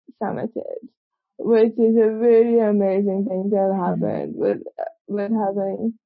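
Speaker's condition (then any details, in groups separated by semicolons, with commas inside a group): Cerebral palsy; present from birth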